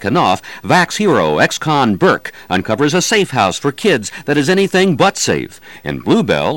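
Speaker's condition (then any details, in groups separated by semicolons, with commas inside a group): No condition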